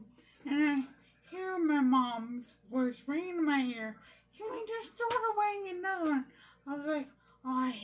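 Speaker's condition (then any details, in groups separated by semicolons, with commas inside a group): Brain injury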